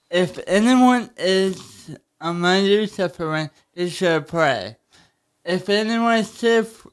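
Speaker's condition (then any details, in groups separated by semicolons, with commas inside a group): Cerebral palsy; spine surgery; able to walk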